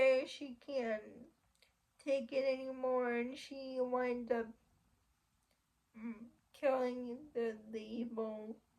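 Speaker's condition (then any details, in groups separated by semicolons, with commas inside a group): Cerebral palsy; uses wheelchair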